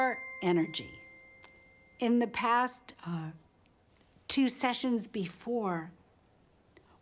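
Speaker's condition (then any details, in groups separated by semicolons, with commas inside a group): No condition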